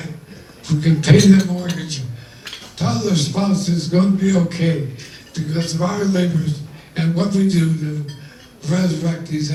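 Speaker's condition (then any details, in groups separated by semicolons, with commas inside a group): ALS; wheelchair user; loss of voice, limited ability to talk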